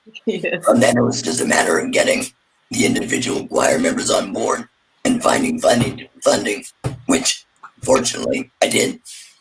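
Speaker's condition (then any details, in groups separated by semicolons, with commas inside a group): Laryngectomy; slower with more pauses, no laughter sound, breaks help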